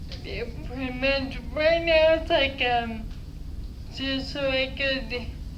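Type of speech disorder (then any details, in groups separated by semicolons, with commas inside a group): Ataxic dysarthria; Friedreich's ataxia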